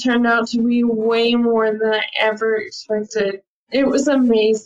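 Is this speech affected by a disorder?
Yes: ALS; attends ALS clinic.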